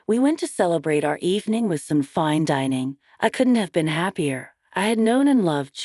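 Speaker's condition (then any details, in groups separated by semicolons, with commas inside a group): No condition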